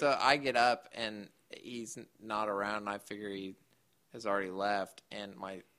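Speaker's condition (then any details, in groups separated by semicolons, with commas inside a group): Duchenne muscular dystrophy; terminal, progressive muscle disease, smuggled steroids in sixth grade, physical therapy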